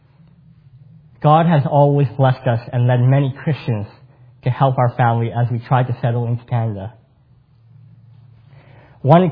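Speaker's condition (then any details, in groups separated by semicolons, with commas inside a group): Cleft palate; congenital cleft palate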